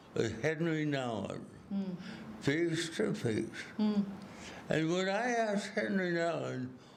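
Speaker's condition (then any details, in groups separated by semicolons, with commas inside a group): Cerebral palsy; speaks slowly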